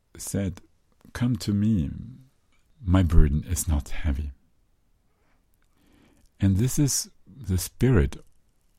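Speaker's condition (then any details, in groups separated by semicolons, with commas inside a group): No condition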